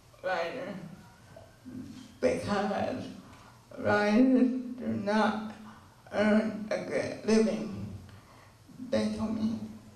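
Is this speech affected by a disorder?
Yes: cerebral palsy; since birth, unable to run.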